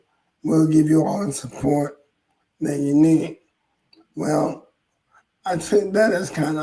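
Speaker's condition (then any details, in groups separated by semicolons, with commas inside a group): ALS; hoarse voice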